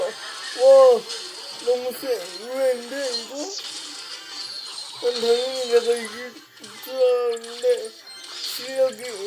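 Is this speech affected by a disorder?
Yes: brain lesion disability.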